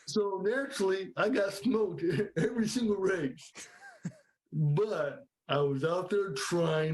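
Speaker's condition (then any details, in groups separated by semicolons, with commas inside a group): Cerebral palsy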